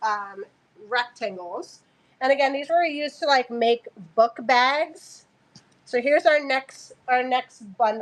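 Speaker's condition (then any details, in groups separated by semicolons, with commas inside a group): No condition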